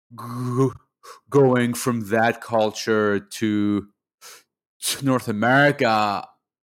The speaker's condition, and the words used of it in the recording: Stuttering. I'm sure in certain cases it might coexist with other issues, but in my case it has mainly affected speaking.